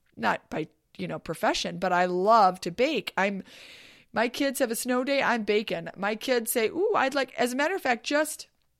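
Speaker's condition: No condition

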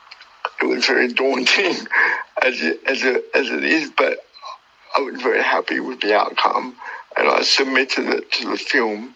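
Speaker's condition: Cerebral palsy; born two months premature, uses wheelchair

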